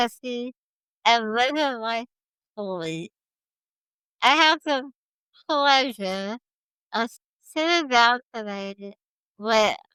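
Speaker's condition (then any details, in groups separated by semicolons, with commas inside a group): Spinal muscular atrophy type 1; most severe form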